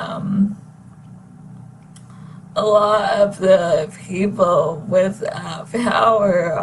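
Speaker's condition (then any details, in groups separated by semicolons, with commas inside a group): ALS; no ventilator needed yet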